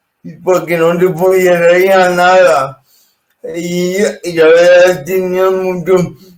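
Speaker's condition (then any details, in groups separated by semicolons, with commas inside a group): Cerebral palsy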